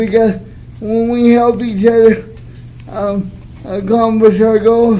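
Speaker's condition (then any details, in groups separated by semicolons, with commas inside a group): Cerebral palsy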